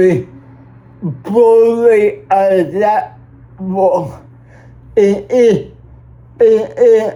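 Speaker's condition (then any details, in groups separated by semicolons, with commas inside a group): Cerebral palsy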